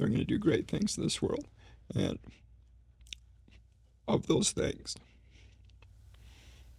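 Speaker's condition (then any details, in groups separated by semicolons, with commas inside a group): ALS; needs voice rest during conversation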